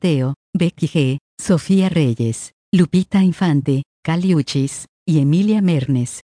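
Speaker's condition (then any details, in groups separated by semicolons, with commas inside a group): No condition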